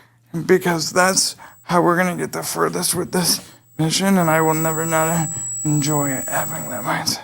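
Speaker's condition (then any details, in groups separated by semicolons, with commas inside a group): Cerebral palsy; able to speak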